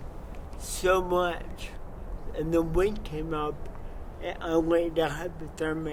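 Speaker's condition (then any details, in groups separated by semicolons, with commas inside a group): Cerebral palsy; from birth, wheelchair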